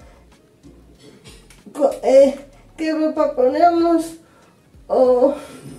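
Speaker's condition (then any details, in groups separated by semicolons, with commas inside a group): Cerebral palsy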